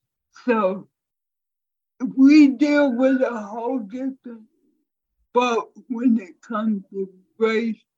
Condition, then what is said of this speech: Cerebral palsy. And so people think that she can't speak